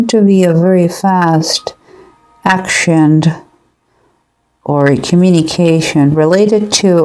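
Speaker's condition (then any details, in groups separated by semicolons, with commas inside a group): No condition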